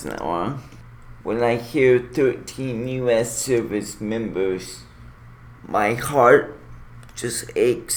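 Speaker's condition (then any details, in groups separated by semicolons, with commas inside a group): Cerebral palsy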